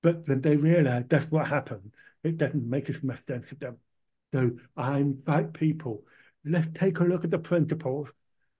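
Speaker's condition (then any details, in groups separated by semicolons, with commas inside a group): Profound deafness; speech not too bad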